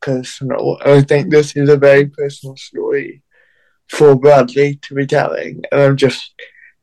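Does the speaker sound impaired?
Yes: cerebral palsy; different form from co-guest Bradleigh's.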